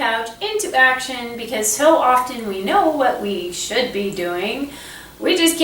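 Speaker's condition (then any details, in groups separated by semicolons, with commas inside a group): No condition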